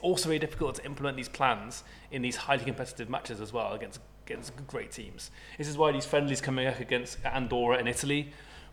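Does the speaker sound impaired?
No.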